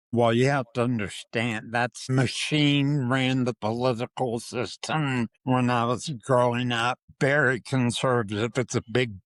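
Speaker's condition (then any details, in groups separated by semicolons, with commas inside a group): Parkinson's disease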